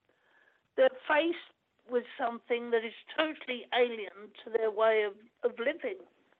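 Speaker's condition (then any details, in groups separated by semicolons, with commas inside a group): Cerebral palsy; dictated book to steve who typed, speaks fast when in full flow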